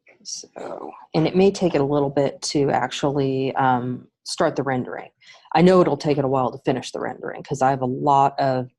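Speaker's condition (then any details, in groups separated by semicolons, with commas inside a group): No condition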